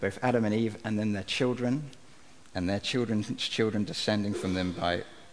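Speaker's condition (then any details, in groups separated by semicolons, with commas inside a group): No condition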